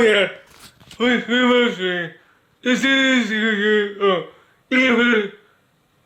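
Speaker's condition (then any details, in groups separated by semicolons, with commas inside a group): Cerebral palsy; body affected; speech disability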